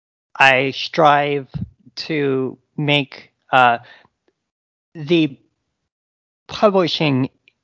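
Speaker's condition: Stuttering; stutters on a daily basis; stutters audibly during interview, stutters left in recording; blocks

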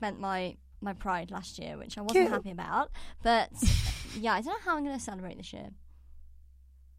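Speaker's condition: Cleft palate; congenital cleft palate

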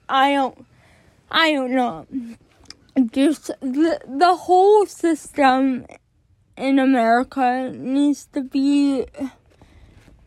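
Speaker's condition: Cerebral palsy; born addicted

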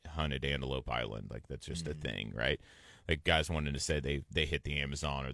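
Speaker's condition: No condition

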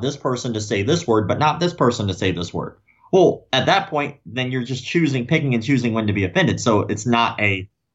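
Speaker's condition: Cleft lip and palate; congenital

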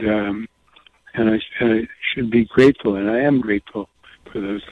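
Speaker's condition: Parkinson's disease; exhaustion main symptom, muddy head felt during interview, tiny scrawled handwriting getting tinier

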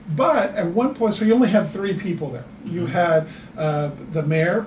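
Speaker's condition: No condition

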